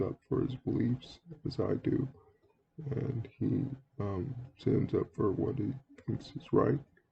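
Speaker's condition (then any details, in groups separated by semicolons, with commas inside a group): Cerebral palsy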